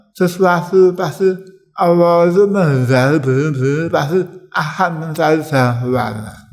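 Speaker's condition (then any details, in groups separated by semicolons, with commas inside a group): Tongue cancer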